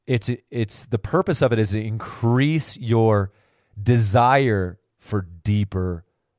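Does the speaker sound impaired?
No.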